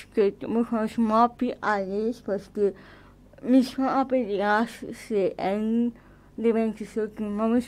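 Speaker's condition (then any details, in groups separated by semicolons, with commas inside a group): Cerebral palsy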